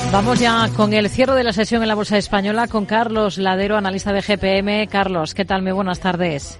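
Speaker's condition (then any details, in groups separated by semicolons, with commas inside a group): No condition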